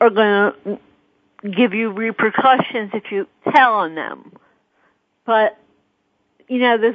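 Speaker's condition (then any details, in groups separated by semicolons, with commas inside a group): Cerebral palsy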